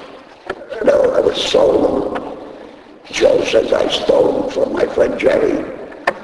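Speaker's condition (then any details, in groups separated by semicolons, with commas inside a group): Laryngectomy; device placed in throat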